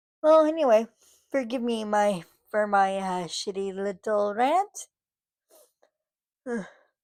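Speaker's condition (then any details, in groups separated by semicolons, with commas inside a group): Cerebral palsy, spastic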